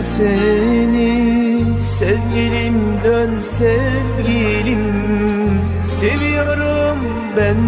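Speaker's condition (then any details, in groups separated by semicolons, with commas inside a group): No condition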